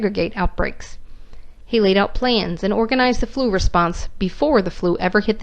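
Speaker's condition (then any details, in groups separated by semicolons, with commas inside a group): No condition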